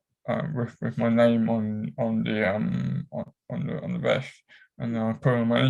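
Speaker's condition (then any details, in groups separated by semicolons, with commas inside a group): Cerebral palsy; affects whole body; cramps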